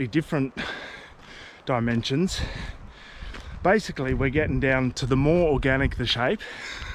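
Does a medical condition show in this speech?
No.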